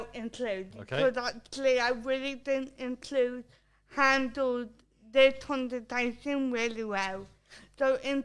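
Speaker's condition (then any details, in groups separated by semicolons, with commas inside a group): Cerebral palsy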